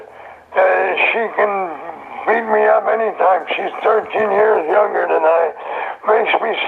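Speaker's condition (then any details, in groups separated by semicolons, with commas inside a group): Throat cancer; voice described as practically gone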